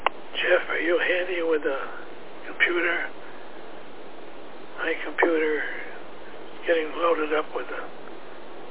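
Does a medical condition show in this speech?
Yes: Parkinson's disease; treated by doctor in Utica; medication being changed, new batch of medicine being tried.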